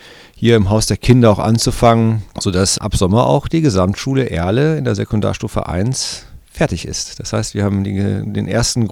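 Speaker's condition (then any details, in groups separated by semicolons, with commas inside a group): No condition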